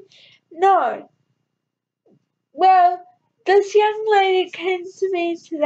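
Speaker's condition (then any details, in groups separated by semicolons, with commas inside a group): Cerebral palsy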